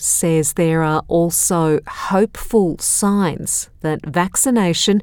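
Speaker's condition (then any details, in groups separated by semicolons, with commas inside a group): No condition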